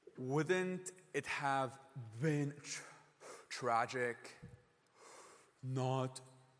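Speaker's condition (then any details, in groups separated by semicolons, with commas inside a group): Stutter; lifelong severe stutter, breathing technique learned to control it, public speaking club, school debating club; stutter still visible, practised through public speaking and stand-up; saying own name once terrifying, avoided speaking situations, stutters in six languages; prolonged sounds, blocks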